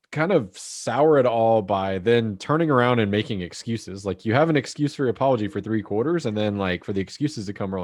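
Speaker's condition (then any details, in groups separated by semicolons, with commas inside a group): No condition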